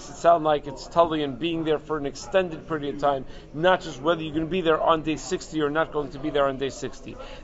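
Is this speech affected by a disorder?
No.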